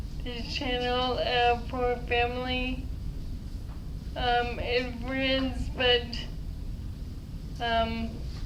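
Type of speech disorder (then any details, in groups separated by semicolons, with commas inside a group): Ataxic dysarthria; Friedreich's ataxia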